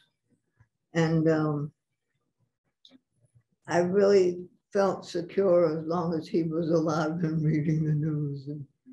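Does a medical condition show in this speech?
Yes: Parkinson's; about six years since onset.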